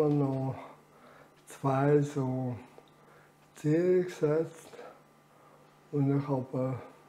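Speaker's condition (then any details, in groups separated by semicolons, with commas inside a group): Amyotrophic lateral sclerosis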